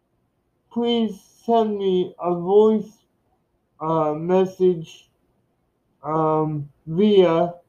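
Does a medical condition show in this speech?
Yes: cerebral palsy.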